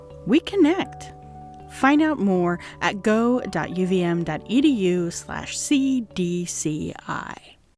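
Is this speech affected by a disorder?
No.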